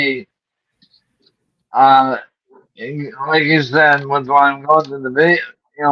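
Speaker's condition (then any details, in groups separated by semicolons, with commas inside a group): ALS; diagnosed about a month ago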